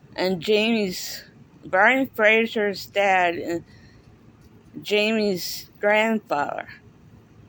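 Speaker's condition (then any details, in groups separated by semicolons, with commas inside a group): Cerebral palsy; speaks differently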